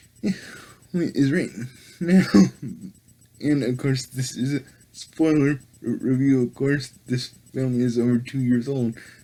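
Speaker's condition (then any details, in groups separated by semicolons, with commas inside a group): Cerebral palsy; affects all muscles; able to speak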